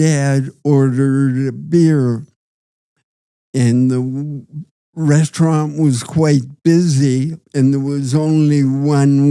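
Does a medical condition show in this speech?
Yes: Parkinson's disease.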